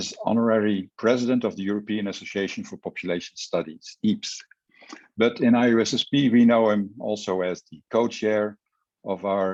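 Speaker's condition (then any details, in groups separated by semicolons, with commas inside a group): No condition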